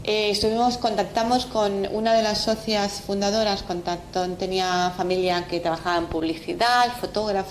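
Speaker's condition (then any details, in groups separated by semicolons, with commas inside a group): No condition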